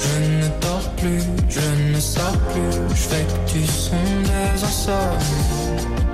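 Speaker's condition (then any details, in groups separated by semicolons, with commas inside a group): No condition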